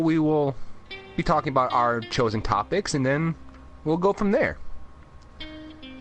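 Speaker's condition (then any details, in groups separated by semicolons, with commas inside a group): No condition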